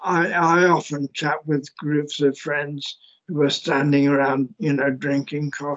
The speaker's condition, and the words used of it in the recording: ALS (motor neuron disease). Particularly if your voice is weak, as mine interject any comment.